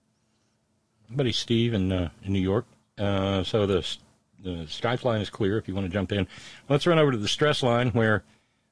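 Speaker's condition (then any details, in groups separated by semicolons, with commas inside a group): No condition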